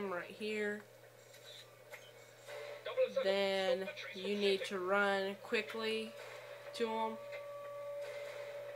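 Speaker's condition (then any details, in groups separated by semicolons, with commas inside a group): No condition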